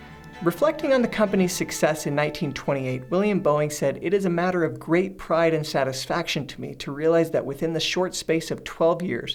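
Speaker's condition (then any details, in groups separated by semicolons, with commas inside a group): No condition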